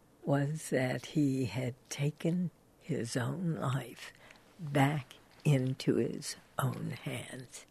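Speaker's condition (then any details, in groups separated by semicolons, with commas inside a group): Spasmodic dysphonia; onset 1992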